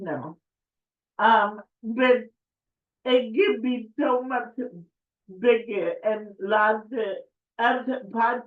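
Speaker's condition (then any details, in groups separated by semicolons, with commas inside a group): Cerebral palsy; affects speech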